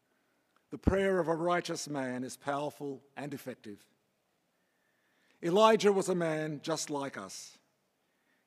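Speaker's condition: No condition

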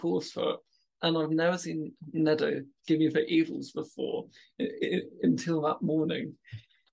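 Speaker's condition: Stammer; mild; voice itself unaffected, swaps words for stammer friendly words; prolonged sounds

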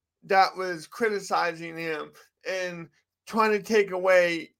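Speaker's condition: Cerebral palsy; walks with a limp

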